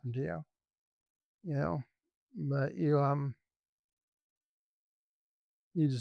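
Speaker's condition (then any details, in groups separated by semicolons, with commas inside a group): ALS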